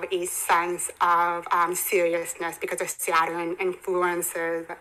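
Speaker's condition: Hearing impairment; congenital hearing impairment

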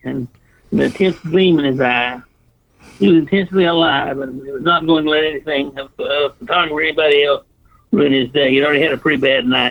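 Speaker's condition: Parkinson's disease; says people with Parkinson's, including himself, are slow, sometimes talk funny, sometimes slobber

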